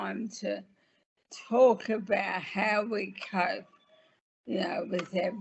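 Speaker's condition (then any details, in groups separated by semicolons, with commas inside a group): Motor neurone disease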